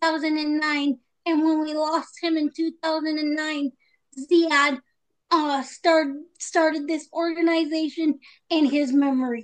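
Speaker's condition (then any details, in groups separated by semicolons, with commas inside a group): Spastic hemiplegic cerebral palsy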